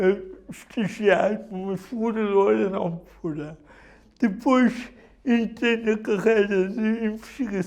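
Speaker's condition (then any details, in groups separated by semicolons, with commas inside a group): Cerebral palsy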